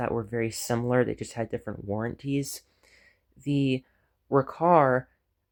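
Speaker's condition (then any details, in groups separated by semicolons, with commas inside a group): No condition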